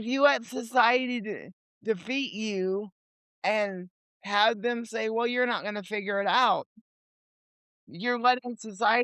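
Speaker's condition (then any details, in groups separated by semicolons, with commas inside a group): Cerebral palsy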